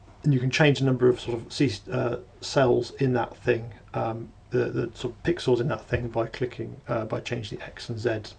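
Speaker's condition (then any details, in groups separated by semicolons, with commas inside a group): No condition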